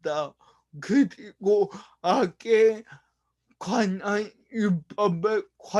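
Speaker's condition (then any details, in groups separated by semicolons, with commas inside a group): Brain lesion disability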